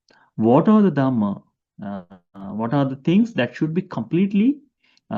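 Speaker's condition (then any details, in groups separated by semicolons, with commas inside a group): No condition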